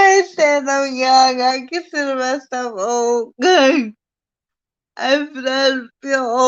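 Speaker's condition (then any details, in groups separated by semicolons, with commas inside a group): Cerebral palsy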